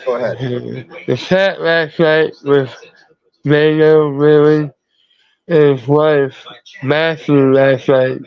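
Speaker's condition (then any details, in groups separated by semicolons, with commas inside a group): Mouth cancer, tongue removed; mouth, neck and throat cancer, tongue removed; multiple surgeries; hard to understand, difficulty enunciating words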